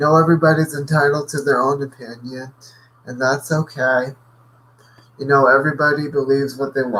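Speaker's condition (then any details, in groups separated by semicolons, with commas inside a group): Cerebral palsy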